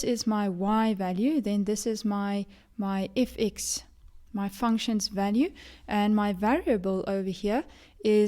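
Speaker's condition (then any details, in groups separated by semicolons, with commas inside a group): No condition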